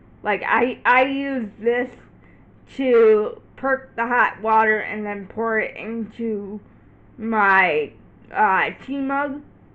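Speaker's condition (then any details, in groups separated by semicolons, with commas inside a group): Cerebral palsy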